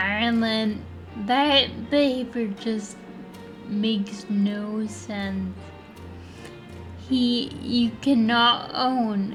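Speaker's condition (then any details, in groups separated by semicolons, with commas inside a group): Friedreich's ataxia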